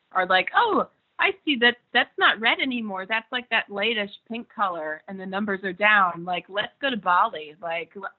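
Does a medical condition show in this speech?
No.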